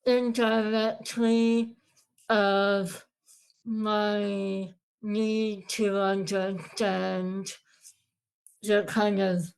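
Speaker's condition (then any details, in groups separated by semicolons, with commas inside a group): Moebius syndrome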